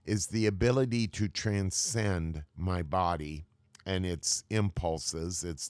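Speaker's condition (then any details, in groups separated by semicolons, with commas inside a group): No condition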